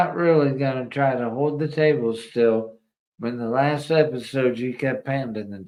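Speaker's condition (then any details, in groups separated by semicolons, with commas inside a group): ALS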